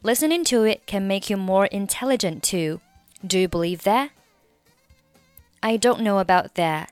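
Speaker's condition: No condition

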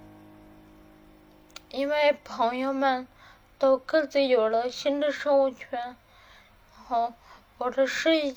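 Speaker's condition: Cerebellar atrophy, hereditary; cannot hold pen

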